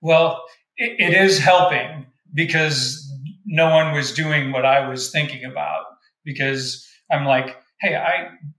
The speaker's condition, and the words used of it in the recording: Stuttering. Yeah, so you wouldn't have recognized me because if you were with me more, because it's stutter, it's paranoia, it's I can do this, but I can't do this.